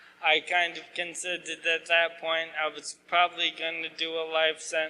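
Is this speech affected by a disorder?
Yes: ALS.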